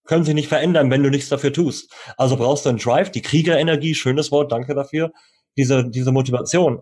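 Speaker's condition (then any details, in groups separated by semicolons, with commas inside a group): Cleft lip and palate, cleft lip, jaw and palate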